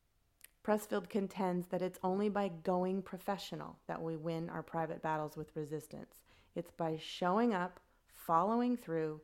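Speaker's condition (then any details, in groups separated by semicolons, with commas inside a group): No condition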